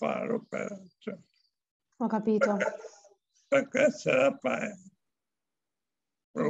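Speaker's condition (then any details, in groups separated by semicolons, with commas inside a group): Amyotrophic lateral sclerosis; still speaks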